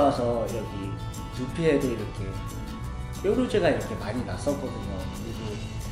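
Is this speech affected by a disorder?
No.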